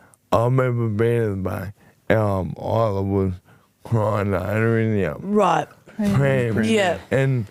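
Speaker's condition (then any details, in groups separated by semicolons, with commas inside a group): Motor neurone disease; shoulder onset, shoulder biopsy; diagnosed within past year, ozone therapy and other treatments; voice became very nasal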